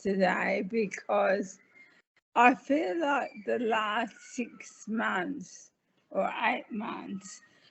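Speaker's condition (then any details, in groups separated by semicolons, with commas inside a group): Motor neurone disease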